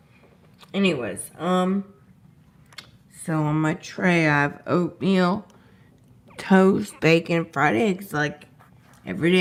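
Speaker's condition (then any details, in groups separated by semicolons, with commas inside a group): Disability causing slurred speech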